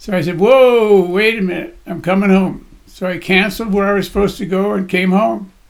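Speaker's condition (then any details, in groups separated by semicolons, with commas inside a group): Parkinson's disease; Parkinson's disease at age 76 to 77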